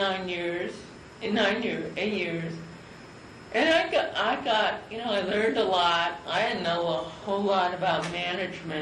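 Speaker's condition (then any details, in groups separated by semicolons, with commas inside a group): Cerebral palsy; from birth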